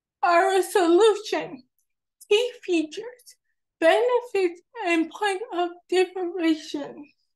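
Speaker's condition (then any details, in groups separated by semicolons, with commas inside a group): Cerebral palsy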